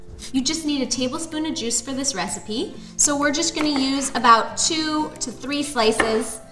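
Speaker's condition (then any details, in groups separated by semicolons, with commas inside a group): No condition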